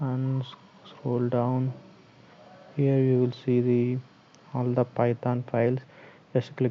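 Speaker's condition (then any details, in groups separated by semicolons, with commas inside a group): No condition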